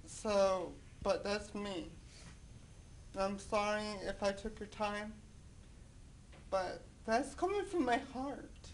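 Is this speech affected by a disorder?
Yes: cerebral palsy; walker, wheelchair for long distances; walks, sometimes becomes unable to walk.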